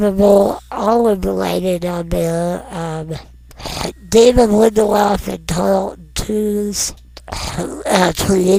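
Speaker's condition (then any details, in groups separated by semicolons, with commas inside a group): Non-progressive muscular dystrophy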